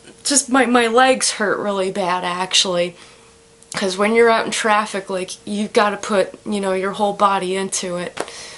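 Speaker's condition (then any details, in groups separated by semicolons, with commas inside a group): No condition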